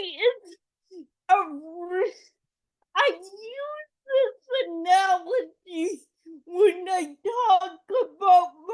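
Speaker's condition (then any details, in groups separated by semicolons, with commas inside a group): Cerebral palsy; oxygen deprivation at birth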